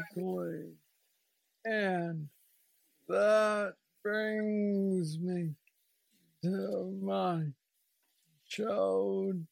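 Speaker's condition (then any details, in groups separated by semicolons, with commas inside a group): Parkinson's disease; young onset at 35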